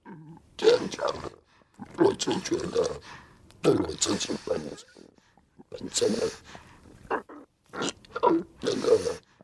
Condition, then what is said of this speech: Laryngectomy. 他非常厉害，他花了很长的一段时间呢，学习所谓的食道语，就是用这个嗯、呃、空气震动的原理让。